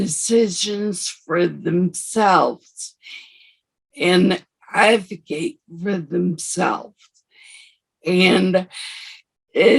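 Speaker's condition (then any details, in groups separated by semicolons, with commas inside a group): Severe anoxic brain injury; severe, wheelchair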